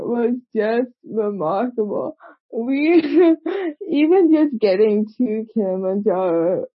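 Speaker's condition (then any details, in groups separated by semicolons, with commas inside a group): Cerebral palsy; present from birth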